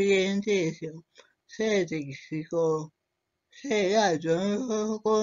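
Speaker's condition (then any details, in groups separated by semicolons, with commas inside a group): Cerebral palsy; severe, uses a wheelchair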